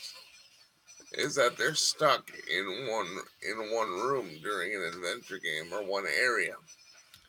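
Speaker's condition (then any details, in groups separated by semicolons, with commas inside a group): Cerebral palsy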